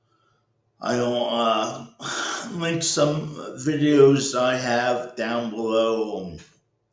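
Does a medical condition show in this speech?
Yes: cerebral palsy; present from birth.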